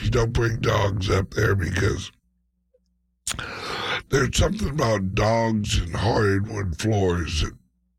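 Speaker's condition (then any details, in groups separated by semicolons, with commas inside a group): Speech impediment, mild; slight speech impediment; occasional, worst on words beginning with b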